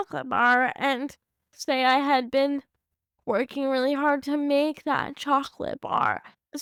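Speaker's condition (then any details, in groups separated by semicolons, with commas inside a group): Cerebral palsy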